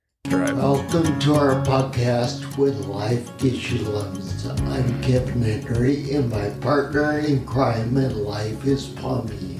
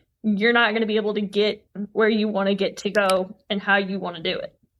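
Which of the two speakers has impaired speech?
The first: spinocerebellar ataxia; type unknown, possibly not Friedreich's, genetic testing incomplete; speech impediment.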